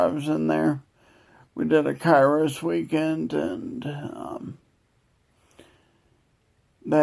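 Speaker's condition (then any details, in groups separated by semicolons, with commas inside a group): Multiple sclerosis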